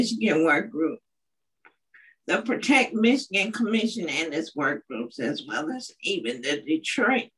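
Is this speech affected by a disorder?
Yes: cerebral palsy; uses wheelchair.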